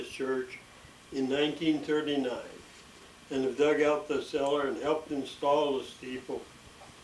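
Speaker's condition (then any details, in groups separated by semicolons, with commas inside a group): ALS; expects swallowing and breathing trouble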